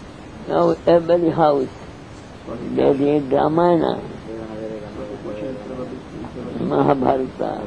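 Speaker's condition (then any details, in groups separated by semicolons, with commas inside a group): Deafness; cannot hear audience questions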